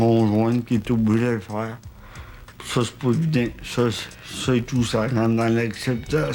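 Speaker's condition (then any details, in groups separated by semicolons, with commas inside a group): Cerebral palsy; present from birth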